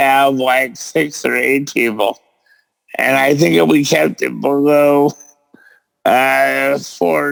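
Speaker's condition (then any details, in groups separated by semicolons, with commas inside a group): Cerebral palsy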